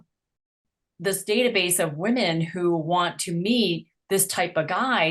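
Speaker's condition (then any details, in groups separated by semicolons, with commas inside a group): No condition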